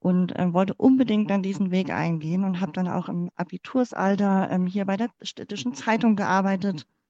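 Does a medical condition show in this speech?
Yes: cleft palate; congenital.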